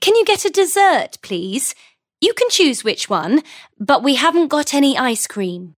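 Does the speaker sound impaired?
No.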